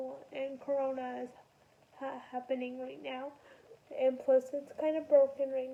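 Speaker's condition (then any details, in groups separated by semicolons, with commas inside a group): Spastic quadriplegic cerebral palsy; able to talk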